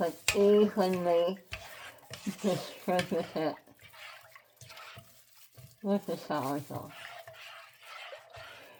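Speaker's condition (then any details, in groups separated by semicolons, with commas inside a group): Head and neck cancer; gum and mouth tumor, free flap, neck dissection, tracheostomy; small mouth opening, swallowing difficulty, later regained dry swallow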